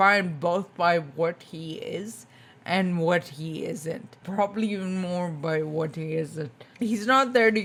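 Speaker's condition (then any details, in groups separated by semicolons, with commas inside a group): Spinocerebellar ataxia type 2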